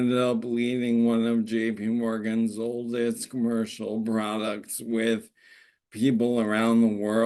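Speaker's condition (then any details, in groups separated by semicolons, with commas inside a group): ALS; normal a year ago, no longer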